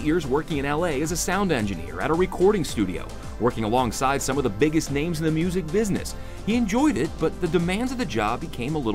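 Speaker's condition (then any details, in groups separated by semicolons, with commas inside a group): No condition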